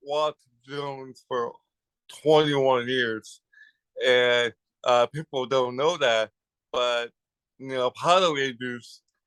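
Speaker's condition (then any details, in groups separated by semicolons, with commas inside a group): Cerebral palsy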